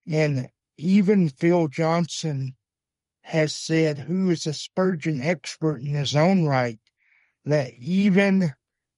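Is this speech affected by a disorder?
Yes: cerebral palsy; uses wheelchair, pushed by friend Taylor during street evangelism.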